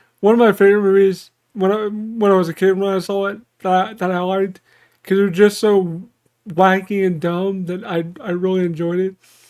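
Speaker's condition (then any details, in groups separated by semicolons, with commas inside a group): Cerebral palsy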